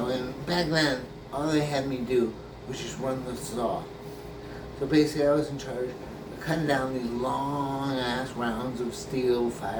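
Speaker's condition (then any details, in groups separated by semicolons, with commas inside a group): Brain injury; memory greatly affected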